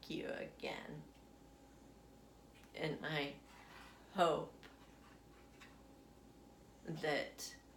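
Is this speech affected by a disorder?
Yes: essential tremor; affects legs as well.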